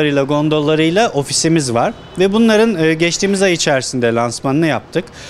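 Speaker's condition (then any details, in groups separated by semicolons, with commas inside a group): No condition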